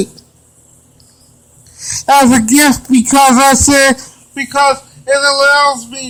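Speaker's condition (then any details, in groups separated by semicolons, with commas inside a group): Cerebral palsy; limited use of the hands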